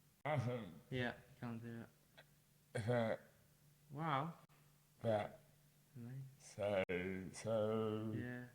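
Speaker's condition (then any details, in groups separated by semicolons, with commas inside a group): Dystonia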